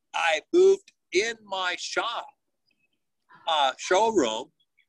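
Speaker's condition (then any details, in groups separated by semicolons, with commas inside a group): Aphasia; many fillers and pauses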